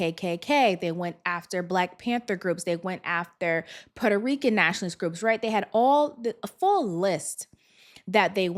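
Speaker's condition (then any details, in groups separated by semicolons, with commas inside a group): No condition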